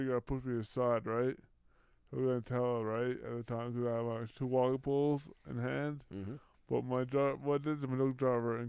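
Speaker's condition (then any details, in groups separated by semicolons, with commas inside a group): Brain injury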